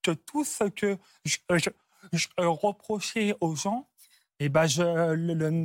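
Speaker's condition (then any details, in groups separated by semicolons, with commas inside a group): Stuttering; onset at about age 4 after grandmother's throat cancer, fluent before, once misdiagnosed as Gilles de la Tourette; part-word and word repetitions, frequent euh fillers; repeated sounds, prolonged sounds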